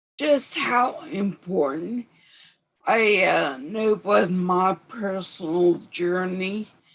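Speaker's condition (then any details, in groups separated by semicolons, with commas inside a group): Severe anoxic brain injury; severe, wheelchair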